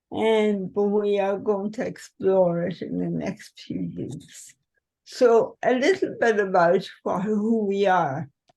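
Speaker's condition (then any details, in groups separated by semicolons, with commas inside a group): Cerebral palsy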